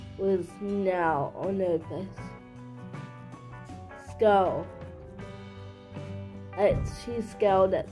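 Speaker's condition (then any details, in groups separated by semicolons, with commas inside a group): Cerebral palsy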